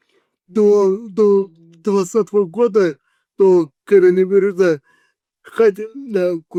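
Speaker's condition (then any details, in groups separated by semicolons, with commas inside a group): Cerebral palsy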